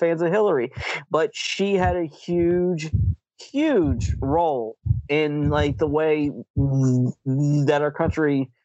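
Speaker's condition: Stuttering; acquired stutter from brain contusion around age 12, temporary epilepsy resolved, contusion not fully healed; speech improves as comfort with conversation partner grows, trouble getting words out; repeated words, prolonged sounds

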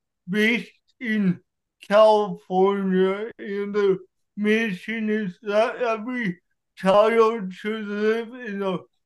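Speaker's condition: Cerebral palsy; lifts weights

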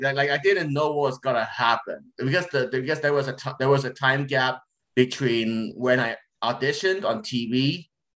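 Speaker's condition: No condition

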